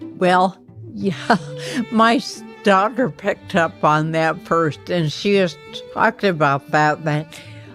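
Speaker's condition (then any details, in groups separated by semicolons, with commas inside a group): Ataxia; speaking problems over last couple of years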